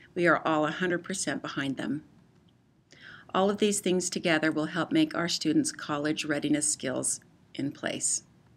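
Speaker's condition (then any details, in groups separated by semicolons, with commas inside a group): No condition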